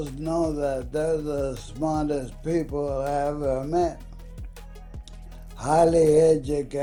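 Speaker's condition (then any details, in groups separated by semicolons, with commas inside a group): ALS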